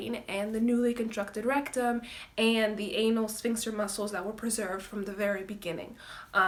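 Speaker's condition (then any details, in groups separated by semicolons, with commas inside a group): No condition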